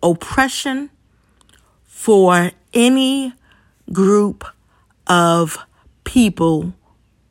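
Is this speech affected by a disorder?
Yes: stuttering; traumatic brain injury survivor, gets worn out with brain overload; stumbles upon words, listeners asked to breathe and wait through stumbles; here prolonged sounds, blocks.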